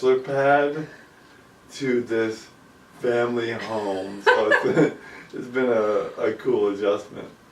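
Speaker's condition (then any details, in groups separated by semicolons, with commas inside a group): ALS; about 2 years since onset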